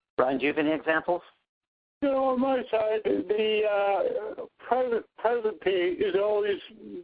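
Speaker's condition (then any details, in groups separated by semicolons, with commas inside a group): Cerebral palsy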